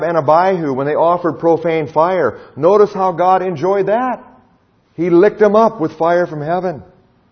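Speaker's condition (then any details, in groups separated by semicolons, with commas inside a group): No condition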